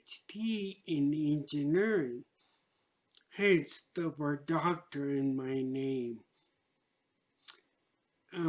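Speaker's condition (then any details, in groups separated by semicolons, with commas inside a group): Traumatic brain injury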